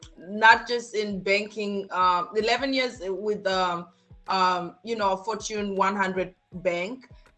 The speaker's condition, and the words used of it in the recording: None; typical speech.